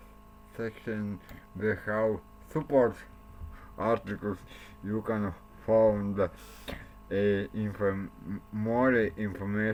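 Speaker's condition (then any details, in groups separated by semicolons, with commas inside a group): Cerebral palsy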